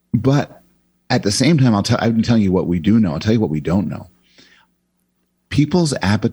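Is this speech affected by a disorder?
No.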